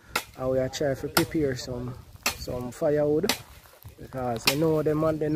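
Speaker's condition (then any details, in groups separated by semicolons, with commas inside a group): No condition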